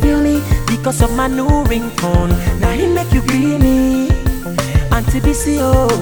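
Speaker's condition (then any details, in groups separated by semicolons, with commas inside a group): No condition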